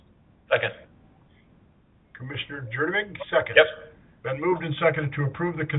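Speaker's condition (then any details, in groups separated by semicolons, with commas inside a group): No condition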